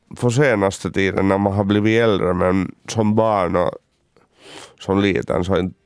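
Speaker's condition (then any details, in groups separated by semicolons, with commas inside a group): Cerebral palsy; congenital, born two months premature at 1.69 kg, underdeveloped lungs, electric wheelchair user, cannot run, childhood habilitation courses at Folkhälsan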